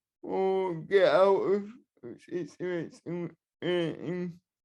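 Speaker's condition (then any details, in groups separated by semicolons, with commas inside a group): Cerebral palsy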